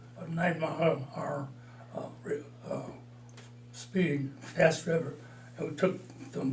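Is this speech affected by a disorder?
Yes: Parkinson's disease; mild, about four years.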